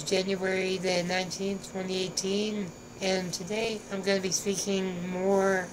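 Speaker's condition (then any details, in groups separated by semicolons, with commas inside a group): Spinal muscular atrophy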